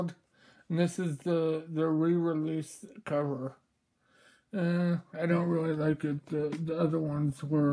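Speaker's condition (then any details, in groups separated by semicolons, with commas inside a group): Mobius syndrome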